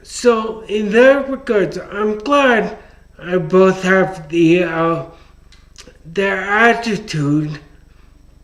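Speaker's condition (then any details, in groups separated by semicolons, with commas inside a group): Traumatic brain injury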